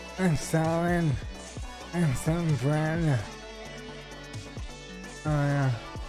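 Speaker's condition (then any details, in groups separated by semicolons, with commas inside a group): ALS; stem cell treatment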